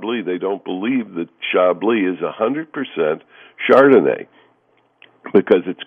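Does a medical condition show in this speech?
No.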